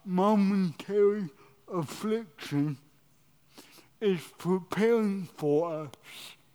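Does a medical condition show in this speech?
Yes: cerebral palsy.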